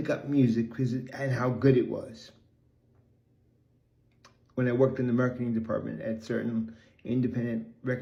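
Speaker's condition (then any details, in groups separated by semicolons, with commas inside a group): Cerebral palsy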